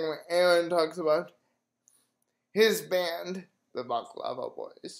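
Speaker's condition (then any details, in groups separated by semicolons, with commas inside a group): Cerebral palsy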